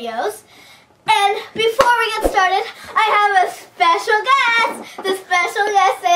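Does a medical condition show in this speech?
No.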